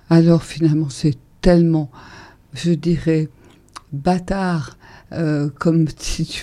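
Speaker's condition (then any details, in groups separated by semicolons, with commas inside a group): ALS (Charcot's disease); breathing difficulties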